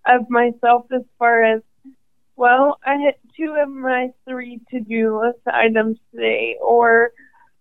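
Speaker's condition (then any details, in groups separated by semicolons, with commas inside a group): ALS; must catch breath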